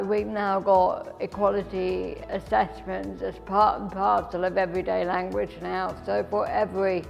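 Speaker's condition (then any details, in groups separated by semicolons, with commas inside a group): Cerebral palsy; mixed types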